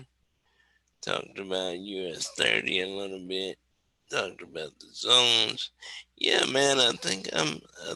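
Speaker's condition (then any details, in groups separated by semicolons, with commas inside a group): Cerebral palsy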